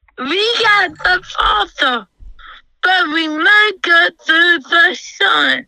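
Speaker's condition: Cerebral palsy; self-described as half-CP

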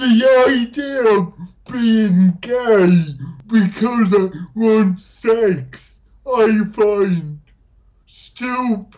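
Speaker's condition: Dysarthria; some words misheard by host

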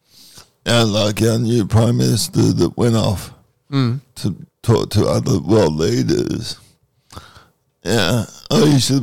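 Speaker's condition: Cerebral palsy

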